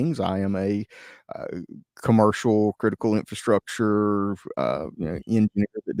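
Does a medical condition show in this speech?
No.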